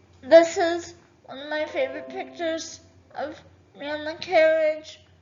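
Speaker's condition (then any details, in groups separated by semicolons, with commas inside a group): Cerebral palsy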